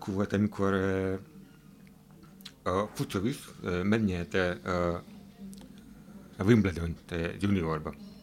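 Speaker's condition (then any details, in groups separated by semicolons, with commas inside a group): Hard of hearing; hearing aid use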